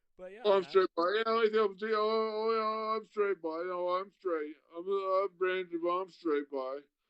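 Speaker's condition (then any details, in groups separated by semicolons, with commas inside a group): Traumatic brain injury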